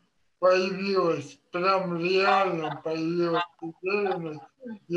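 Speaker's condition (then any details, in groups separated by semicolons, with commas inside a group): Cerebral palsy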